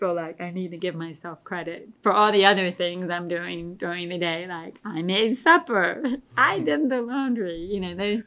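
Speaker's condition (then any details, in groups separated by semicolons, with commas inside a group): Deafness; pretty bad tinnitus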